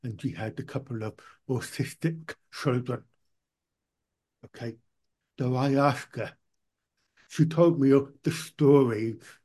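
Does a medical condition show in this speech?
Yes: profound deafness, born profoundly deaf, cochlear implant; hearing aids let own speech be heard, speech not too bad.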